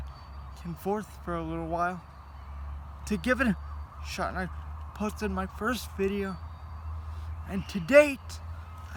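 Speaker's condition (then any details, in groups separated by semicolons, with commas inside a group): Cerebral palsy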